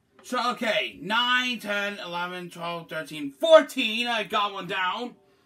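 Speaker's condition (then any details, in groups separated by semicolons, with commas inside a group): No condition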